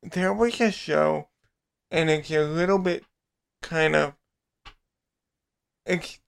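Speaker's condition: Cerebral palsy, spastic quadriplegia

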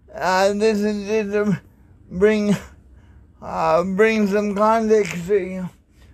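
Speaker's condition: Cerebral palsy

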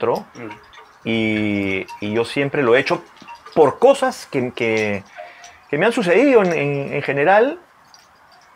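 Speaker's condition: Stuttering; lifelong stutter, more or less always present, accepted over time through clown work; age 53, still stutters, has learned to accept and incorporate it as natural; stutter with jumps, accelerated speech; repeated sounds, repeated words

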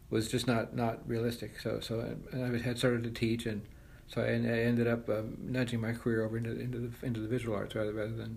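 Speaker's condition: Parkinson's disease; Parkinson's disease for quite a while; traveling increasingly difficult

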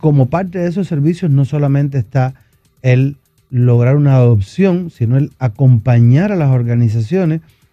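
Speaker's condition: No condition

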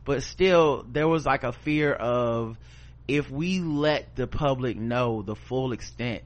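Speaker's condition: No condition

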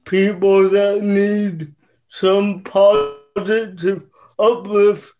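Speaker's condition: Cerebral palsy; childhood physical therapy

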